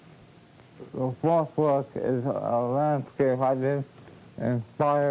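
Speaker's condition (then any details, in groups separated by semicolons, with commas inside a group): Cerebral palsy; from birth, paints with brush in mouth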